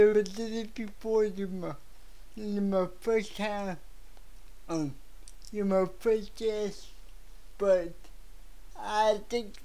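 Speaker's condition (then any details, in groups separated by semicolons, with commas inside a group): Cerebral palsy; speech affected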